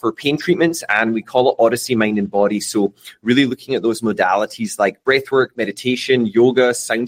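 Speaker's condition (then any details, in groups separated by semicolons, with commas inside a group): No condition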